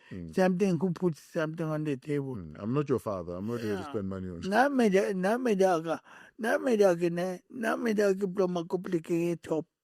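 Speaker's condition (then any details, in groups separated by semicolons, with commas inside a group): Cerebral palsy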